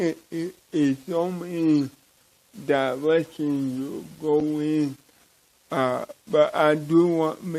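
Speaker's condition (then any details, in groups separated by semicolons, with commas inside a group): Cerebral palsy; from birth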